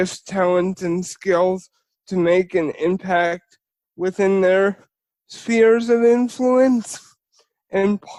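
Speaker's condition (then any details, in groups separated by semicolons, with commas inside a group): Spastic cerebral palsy; spastic form, quadriplegia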